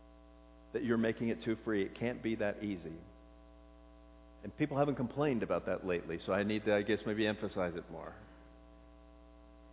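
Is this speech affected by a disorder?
No.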